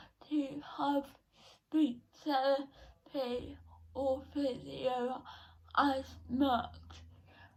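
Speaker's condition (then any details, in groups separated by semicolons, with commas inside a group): Cerebral palsy; not quadriplegic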